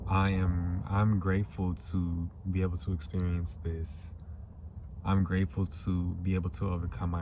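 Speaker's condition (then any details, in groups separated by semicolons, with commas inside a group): No condition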